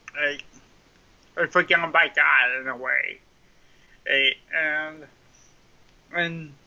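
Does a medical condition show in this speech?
Yes: cerebral palsy; mild form, lifelong, slow running, about 21 minutes per mile, trouble writing with hands; speech impairment present during recording; likens own voice to drive-through speaker box, may sound drunk.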